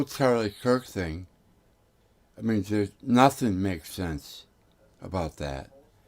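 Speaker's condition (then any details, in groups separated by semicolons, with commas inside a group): Tongue cancer; tongue tumor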